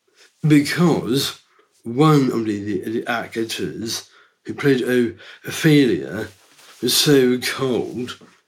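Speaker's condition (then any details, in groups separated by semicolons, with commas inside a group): Down syndrome; from birth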